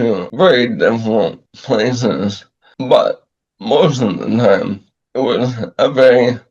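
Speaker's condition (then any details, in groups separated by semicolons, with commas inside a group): ALS; about two years since onset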